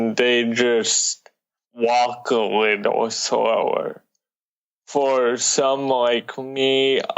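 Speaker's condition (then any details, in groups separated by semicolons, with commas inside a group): Cerebral palsy; from birth, diagnosed about age three, affects walking and running; mid-range severity, runs competitively; lifelong speech impediment, worked to reduce it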